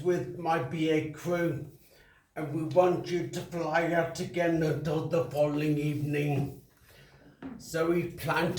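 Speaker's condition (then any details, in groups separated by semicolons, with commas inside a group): Traumatic brain injury; 21 years since injury, right hand control improved, some spilling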